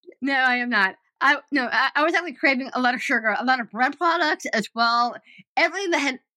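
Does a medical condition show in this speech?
Yes: Down syndrome; developmental disability.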